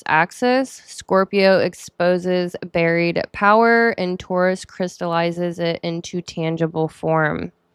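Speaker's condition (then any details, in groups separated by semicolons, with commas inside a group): No condition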